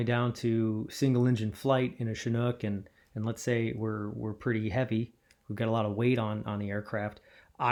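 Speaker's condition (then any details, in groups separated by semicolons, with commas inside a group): No condition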